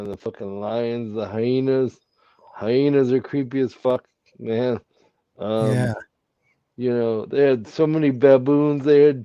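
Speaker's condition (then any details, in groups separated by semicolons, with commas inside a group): Cerebral palsy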